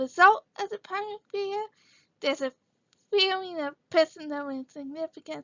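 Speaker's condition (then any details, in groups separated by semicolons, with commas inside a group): Cerebral palsy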